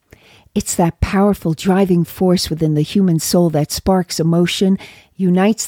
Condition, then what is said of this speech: No condition.